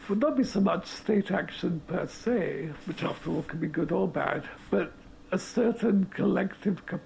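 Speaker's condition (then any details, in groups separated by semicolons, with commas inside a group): Motor neurone disease; progressive motor neurone disease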